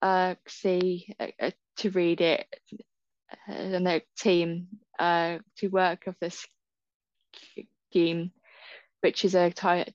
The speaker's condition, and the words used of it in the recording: Stuttering. Annoyed with myself because the words don't come out, or I'm just like or I'm really tired, and my stammer is then worse.